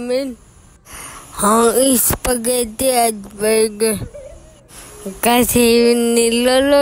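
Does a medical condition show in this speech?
Yes: cerebral palsy; affects hands, cannot write.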